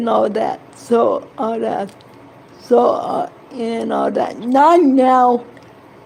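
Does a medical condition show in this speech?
Yes: cerebral palsy; affects hand.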